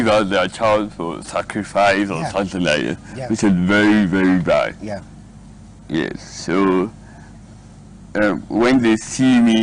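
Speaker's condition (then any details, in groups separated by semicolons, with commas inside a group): Cerebral palsy; speech therapy, speech improved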